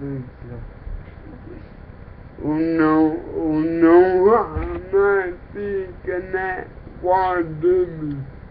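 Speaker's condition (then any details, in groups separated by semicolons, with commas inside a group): Cerebral palsy; physical disability affecting speech and motor skills; affects speech, talks differently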